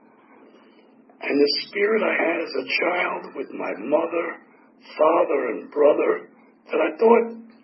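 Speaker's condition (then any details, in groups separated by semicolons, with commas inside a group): Tracheotomy; tracheotomy for 4 years, 8 surgeries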